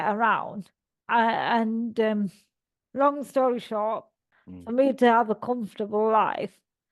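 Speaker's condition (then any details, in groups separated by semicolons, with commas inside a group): Cerebral palsy; all four limbs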